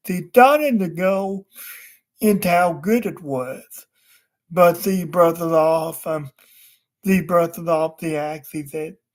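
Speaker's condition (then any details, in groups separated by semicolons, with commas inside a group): Cerebral palsy; wheelchair user, unable to walk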